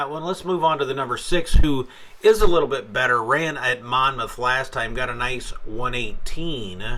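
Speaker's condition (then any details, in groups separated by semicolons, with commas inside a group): No condition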